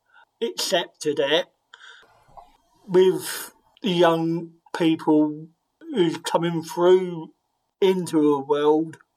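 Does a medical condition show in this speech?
Yes: cerebral palsy; present from birth, oxygen problem to brain at birth, one side of brain not functioning.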